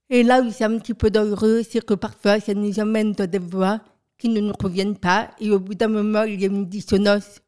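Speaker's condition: Profound deafness from birth, profound, congenital

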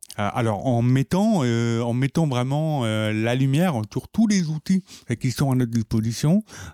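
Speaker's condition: Profound deafness from birth, congenital

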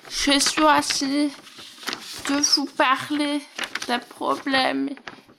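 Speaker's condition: Hearing impairment; right ear hearing loss, hearing aids, implant surgery, orthophoniste listening training, second operation for failed electrode; hard of hearing, wears hearing device, upper and lower limb motor disability, unstable walking, uses walker

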